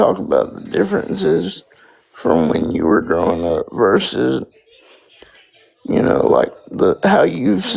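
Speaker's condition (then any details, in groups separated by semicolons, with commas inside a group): Spastic quadriplegic cerebral palsy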